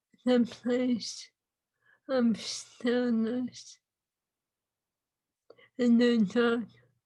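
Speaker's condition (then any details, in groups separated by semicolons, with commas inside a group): ALS; swallowing lost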